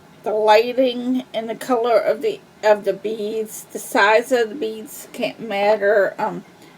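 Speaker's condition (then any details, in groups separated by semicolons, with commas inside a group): Cerebral palsy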